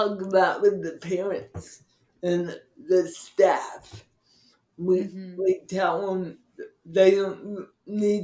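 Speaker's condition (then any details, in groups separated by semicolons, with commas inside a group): Cerebral palsy; from birth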